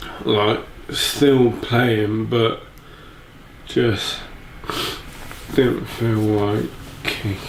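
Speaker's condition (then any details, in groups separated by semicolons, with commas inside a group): Neuromuscular disease; speech and walking deteriorated since diagnosis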